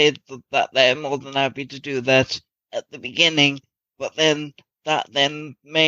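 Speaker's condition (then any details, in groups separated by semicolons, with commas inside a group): Cerebral palsy; from birth, very premature birth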